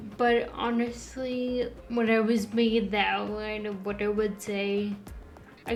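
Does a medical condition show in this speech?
Yes: Friedreich's ataxia.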